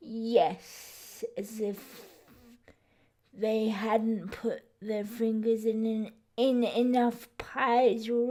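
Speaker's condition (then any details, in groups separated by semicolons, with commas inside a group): Cerebral palsy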